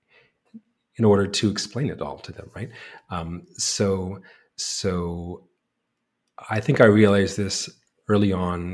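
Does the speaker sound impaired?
Yes: stutter; childhood-onset stutter, present by grade three, speech therapy taken then dropped out; musically driven sentences slightly easier to read aloud; here repeated words, prolonged sounds.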